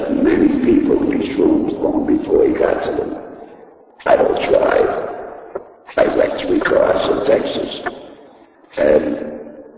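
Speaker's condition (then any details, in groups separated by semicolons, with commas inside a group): Laryngectomy; voice box removed by surgery, speech device placed in throat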